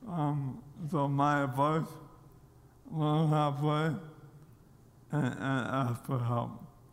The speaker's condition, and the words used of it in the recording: ALS (motor neuron disease). And I hear my voice, and I don't sound like what I think I should sound like.